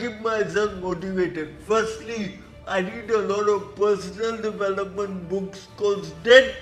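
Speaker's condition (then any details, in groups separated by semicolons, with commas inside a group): Cerebral palsy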